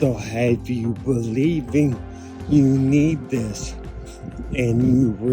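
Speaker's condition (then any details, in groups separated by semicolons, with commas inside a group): Ataxia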